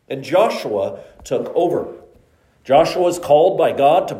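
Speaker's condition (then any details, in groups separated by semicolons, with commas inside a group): No condition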